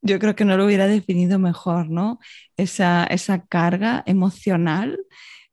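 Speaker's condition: No condition

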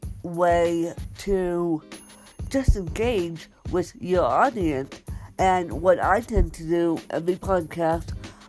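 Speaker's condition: Ataxic spastic cerebral palsy

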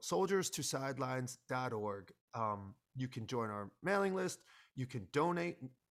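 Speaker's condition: No condition

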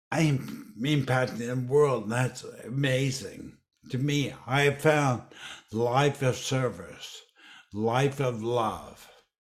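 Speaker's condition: Dysarthria; speech deficit

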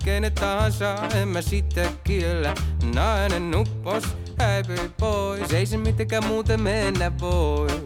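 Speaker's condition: No condition

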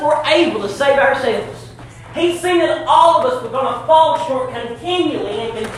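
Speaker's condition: No condition

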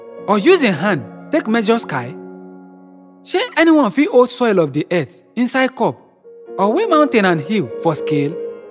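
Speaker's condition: No condition

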